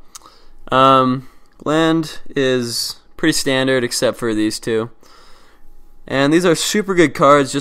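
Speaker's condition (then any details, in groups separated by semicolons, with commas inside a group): No condition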